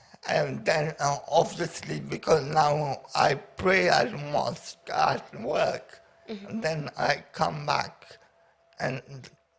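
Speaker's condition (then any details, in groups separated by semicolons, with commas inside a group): Paraplegia with essential tremor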